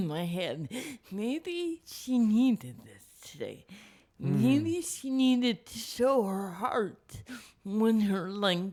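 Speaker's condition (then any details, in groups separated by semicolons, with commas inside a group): Cerebral palsy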